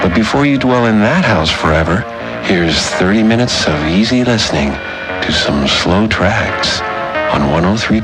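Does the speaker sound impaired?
No.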